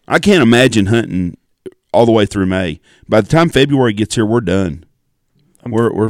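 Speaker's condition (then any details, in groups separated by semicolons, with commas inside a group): No condition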